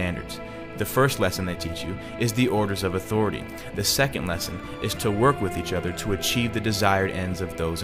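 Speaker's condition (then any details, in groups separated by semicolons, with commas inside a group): No condition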